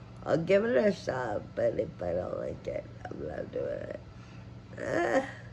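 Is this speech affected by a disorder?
Yes: Friedreich ataxia, severe.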